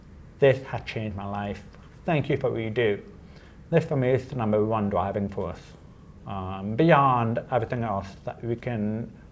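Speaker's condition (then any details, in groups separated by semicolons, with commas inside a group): Deafness; unable to make phone calls unaided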